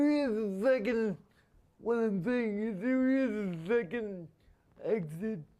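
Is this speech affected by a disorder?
Yes: spastic quadriplegia.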